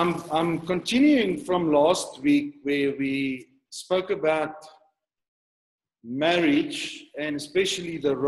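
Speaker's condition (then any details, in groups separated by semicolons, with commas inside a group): No condition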